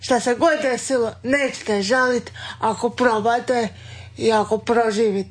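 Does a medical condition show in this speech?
Yes: cerebral palsy; does exercises at home.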